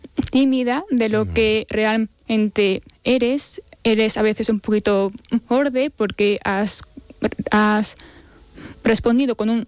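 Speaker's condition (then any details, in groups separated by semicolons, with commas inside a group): Stuttering (disfemia); onset around age 5; avoids speaking, gives curt one-word answers like just no, seems shyer than really is; repeated words, blocks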